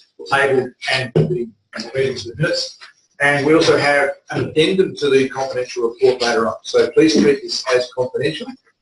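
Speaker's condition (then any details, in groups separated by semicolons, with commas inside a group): No condition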